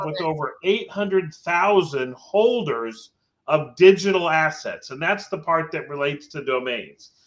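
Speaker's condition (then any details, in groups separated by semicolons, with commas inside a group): No condition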